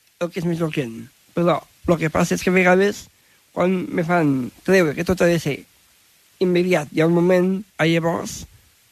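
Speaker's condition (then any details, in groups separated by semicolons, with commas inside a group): Down syndrome; intellectual disability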